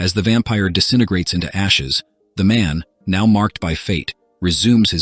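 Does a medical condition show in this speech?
No.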